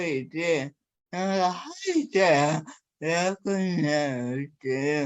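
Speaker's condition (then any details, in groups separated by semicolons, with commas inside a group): Cerebral palsy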